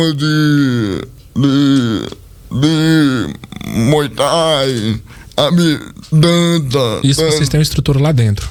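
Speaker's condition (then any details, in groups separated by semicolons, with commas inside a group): Cerebral palsy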